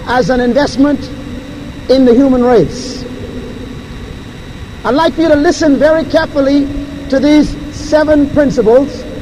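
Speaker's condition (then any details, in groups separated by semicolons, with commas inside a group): No condition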